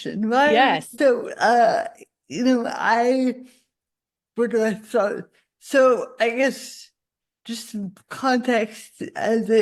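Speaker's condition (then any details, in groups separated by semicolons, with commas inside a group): Cerebral palsy; spasticity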